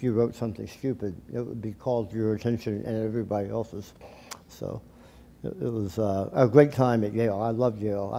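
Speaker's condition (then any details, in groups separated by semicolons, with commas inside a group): Tongue cancer surgery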